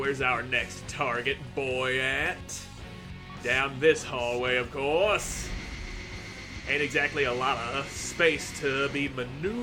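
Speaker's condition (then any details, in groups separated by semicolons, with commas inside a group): No condition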